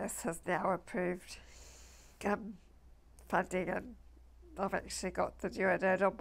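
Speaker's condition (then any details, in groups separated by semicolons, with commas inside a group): MND (ALS); lost ability to talk, uses text to speech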